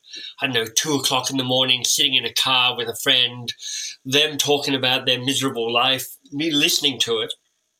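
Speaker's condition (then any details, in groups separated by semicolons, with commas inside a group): Cleft lip and palate; time with an orthodontist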